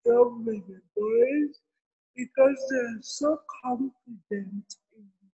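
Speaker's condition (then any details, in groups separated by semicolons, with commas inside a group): Cerebral palsy; medical negligence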